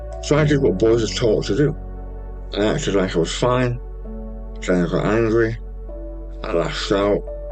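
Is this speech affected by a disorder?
Yes: stage 4 tongue cancer, hemiglossectomy.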